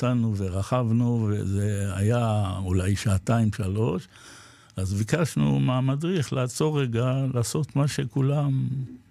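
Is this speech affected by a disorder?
Yes: Parkinson's disease; recently diagnosed, makes body and daily life difficult, had to sell motorcycle.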